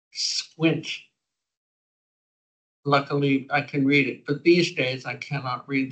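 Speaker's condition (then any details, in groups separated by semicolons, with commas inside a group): Cerebral palsy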